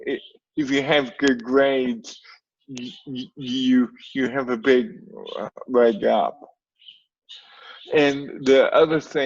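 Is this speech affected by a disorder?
Yes: cerebral palsy.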